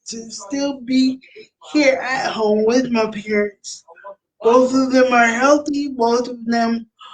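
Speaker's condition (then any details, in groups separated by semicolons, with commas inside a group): Cerebral palsy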